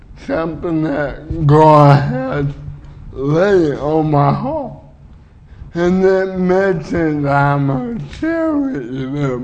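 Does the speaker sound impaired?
Yes: cerebral palsy; uses wheelchair.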